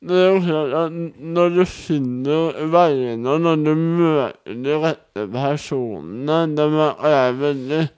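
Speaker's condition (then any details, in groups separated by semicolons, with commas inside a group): Cerebral palsy; wheelchair user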